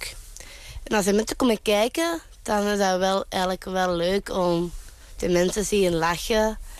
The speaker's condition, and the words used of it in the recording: Down syndrome. En daarmee heb ik soms een beetje last van mijn stem.